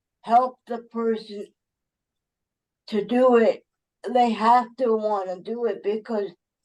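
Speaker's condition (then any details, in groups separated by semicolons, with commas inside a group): Cerebral palsy; uses wheelchair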